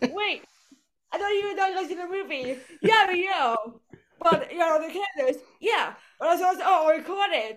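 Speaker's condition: Cerebral palsy; electric wheelchair for travel

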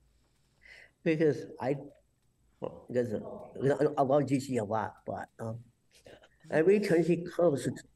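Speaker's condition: Down syndrome; self advocate, gives speeches, guest speaker at Gigi's pre-COVID

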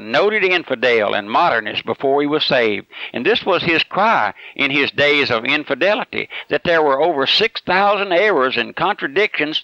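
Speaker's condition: No condition

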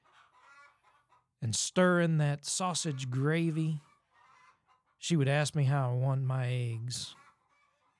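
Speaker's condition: No condition

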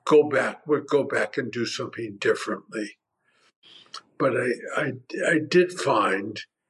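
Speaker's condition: Primary lateral sclerosis, mild; upper motor neuron, asymmetric left side, two cervical laminectomies, ALS clinic care; mild dysarthria, afternoon voice fatigue for 3-4 years, voice worsening, starting difficulty swallowing liquids

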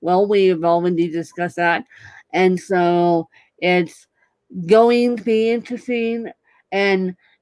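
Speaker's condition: Cerebral palsy; lack of oxygen injury at birth

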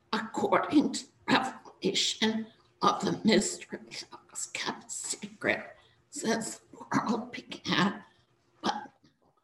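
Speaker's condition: Spasmodic dysphonia; trouble speaking, unable to speak normally, voice produced in spasms

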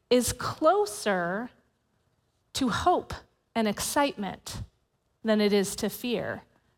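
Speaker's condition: No condition

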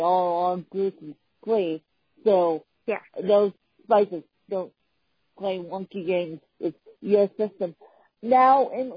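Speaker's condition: Cerebral palsy; chronic physical disability

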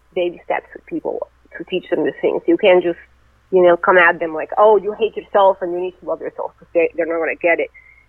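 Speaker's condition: No condition

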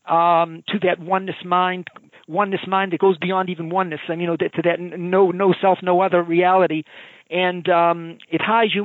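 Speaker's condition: Stuttering; stuttering since age 4, gigantic obstacle in high school; repeated words, blocks

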